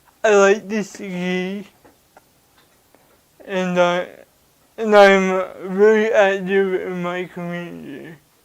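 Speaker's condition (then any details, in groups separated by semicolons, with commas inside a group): Cerebral palsy; hard to understand, slower on some words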